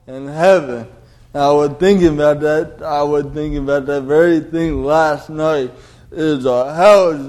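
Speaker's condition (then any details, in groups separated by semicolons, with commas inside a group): Cerebral palsy; delayed development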